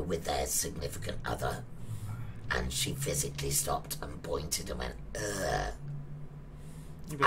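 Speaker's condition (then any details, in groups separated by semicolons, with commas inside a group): Laryngectomy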